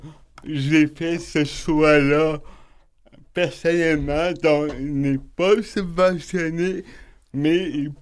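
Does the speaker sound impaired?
Yes: cerebral palsy; wheelchair user, self-chosen stair-climbing wheelchair, unsubsidized, deductible as medical expense; self-described as speaking a bit oddly, host says not oddly at all.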